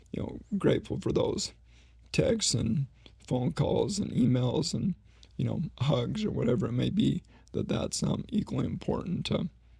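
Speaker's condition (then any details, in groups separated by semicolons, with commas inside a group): ALS; needs voice rest during conversation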